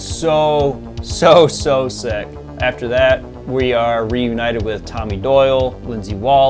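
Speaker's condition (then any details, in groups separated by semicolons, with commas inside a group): No condition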